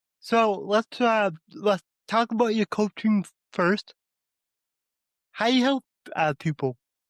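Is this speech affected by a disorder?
Yes: cerebral palsy.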